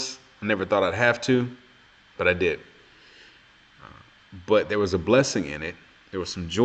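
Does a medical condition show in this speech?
No.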